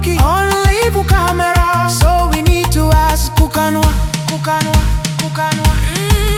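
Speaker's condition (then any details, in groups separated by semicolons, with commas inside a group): No condition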